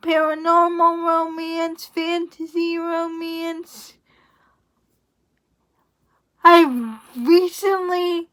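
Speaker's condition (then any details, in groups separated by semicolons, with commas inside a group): Cerebral palsy; uses wheelchair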